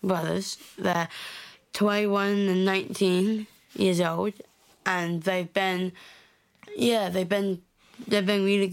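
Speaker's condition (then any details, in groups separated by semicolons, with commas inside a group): Down syndrome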